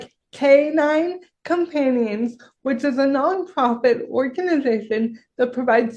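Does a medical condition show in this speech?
Yes: cerebral palsy; shaky voice, worse when nervous.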